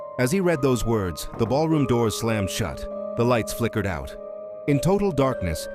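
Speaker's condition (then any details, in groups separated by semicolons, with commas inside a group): No condition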